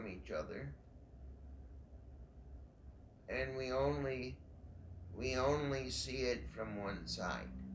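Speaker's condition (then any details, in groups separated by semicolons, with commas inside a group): Cerebral palsy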